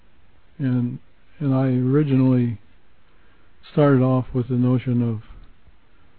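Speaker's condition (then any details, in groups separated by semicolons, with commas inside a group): Parkinson's disease; low-dose Mirapex then Sinemet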